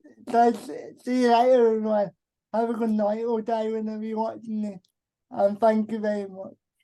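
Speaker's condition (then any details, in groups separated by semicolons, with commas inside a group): Cerebral palsy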